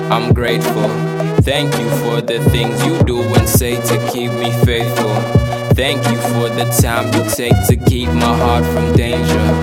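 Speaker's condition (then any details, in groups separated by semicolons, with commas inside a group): No condition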